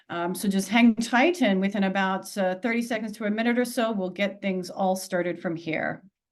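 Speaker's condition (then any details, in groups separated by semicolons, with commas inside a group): No condition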